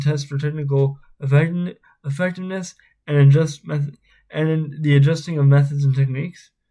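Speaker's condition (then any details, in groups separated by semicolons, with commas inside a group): Spastic cerebral palsy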